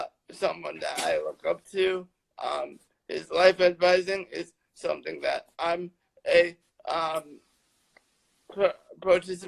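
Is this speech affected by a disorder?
Yes: cerebral palsy; lifelong.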